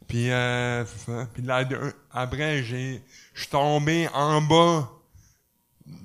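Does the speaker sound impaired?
Yes: cerebral palsy; cerebral palsy mainly affecting nervous system, uses crutches, past operation with lost lower-body feeling afterward.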